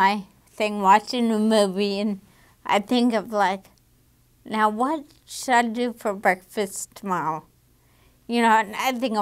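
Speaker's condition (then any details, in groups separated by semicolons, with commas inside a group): Damaged diaphragm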